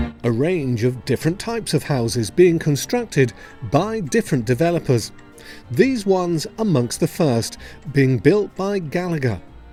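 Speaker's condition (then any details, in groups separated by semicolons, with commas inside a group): No condition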